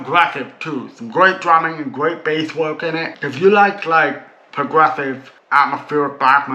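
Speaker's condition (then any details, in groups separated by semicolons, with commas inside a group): Cerebral palsy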